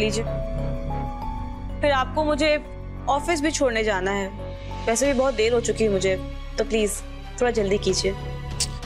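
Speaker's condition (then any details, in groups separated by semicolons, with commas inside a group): No condition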